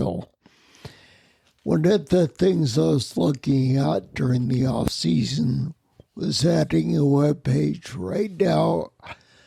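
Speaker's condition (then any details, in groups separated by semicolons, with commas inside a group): Spinocerebellar ataxia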